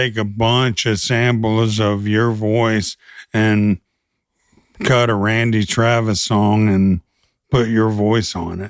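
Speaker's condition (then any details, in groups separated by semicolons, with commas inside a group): ALS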